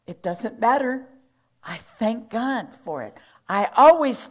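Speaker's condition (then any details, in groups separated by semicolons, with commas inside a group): No condition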